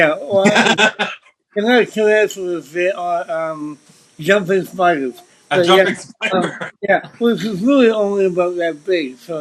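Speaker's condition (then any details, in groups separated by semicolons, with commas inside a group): Cerebral palsy; speech impediment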